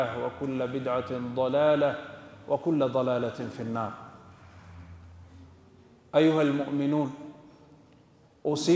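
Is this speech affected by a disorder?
No.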